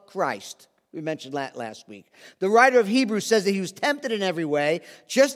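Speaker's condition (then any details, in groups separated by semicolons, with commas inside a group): No condition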